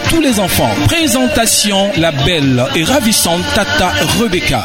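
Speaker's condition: No condition

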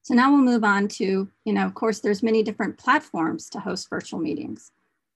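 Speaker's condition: No condition

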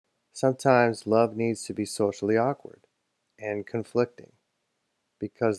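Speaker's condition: No condition

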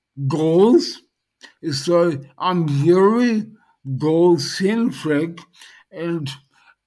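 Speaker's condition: Dysarthria post-stroke; speech highly affected, lost most mobility, vision and hearing also affected; initially unable to communicate by text or voice, often not understood, now more understandable

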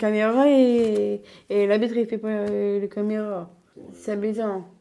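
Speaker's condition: Down syndrome (trisomy 21); extra copy of chromosome 21

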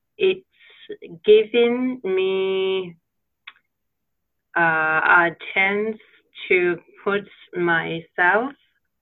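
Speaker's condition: Aphasia after stroke; aphasia from stroke 4 years ago; could not talk at all first week, talking restored by therapist Jennifer Kurtz

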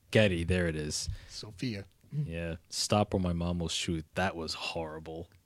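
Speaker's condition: No condition

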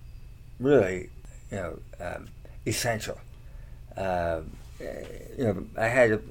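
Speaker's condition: Tongue cancer surgery; slight slur, talks okay

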